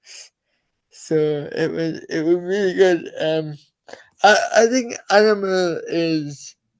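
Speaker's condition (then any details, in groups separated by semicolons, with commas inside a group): Cerebral palsy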